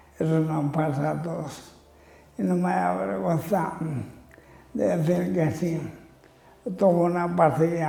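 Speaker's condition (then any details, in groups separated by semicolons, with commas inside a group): Amyotrophic lateral sclerosis (ela)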